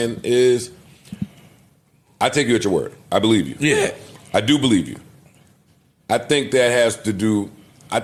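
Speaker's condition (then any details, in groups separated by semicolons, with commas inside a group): No condition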